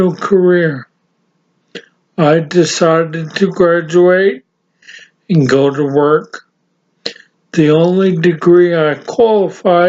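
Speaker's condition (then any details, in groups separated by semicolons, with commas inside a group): Severe brain injury; severe, ataxia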